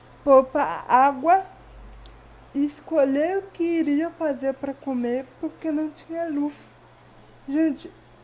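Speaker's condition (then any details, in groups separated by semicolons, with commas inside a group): Cerebral palsy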